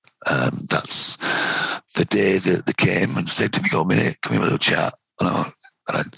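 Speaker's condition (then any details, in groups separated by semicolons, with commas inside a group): Vocal cord cancer, head and neck cancer, right vocal cord; right vocal cord carcinoma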